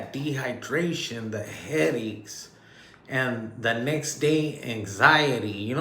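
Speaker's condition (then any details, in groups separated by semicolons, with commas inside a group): No condition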